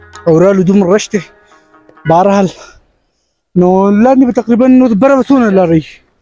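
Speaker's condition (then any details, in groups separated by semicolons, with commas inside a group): No condition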